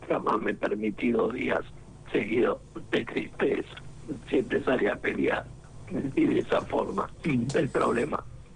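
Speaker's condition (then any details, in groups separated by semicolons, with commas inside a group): Laryngectomy, esophageal speech; very hard to relearn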